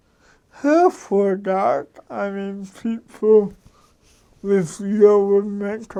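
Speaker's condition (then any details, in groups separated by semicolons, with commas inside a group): Cerebral palsy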